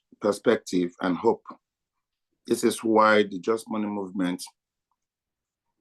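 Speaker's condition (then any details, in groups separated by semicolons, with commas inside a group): No condition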